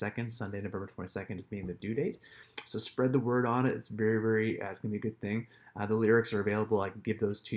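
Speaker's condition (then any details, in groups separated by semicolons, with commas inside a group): No condition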